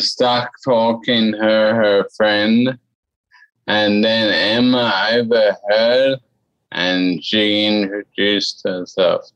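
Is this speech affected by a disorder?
Yes: cerebellar ataxia; something in brain not connected to cerebellum, walked until age 11, then unable to walk, wheelchair user since; speech affected, sometimes tricky, described own speech as very short, some people avoid talking to him.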